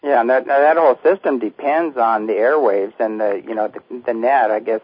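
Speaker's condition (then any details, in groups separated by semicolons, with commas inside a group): No condition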